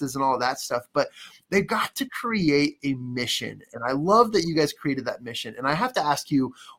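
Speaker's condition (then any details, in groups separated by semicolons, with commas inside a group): No condition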